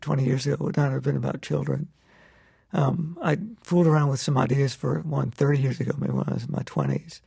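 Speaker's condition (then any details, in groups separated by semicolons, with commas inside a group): Parkinson's disease; loss of motor control, left arm badly affected, right hand largely spared, right-handed; manageable, symptoms lessen when concentrating on drawing, uses mental tricks against symptoms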